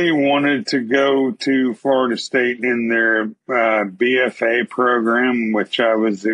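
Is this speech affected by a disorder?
Yes: ALS.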